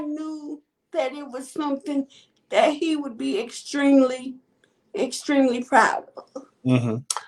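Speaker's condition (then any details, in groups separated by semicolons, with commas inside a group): Cerebral palsy; quadriplegic type, all four limbs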